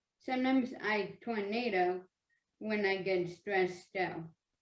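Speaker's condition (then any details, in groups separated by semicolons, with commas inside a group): Speech apraxia; childhood apraxia of speech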